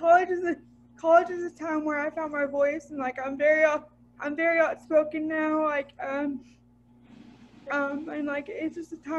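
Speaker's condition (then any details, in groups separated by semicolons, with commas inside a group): Spastic cerebral palsy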